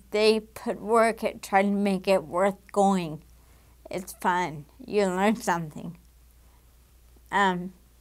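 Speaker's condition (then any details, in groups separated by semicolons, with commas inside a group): Damaged diaphragm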